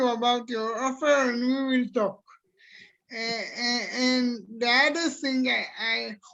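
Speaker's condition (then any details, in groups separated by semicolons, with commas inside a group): Cerebral palsy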